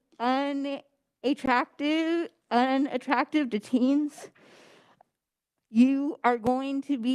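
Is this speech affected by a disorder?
Yes: cerebral palsy; likely stroke at premature birth, spasticity, general tightness; treated with cannabis for symptoms, medication worn off; stutters, clearer when medicated.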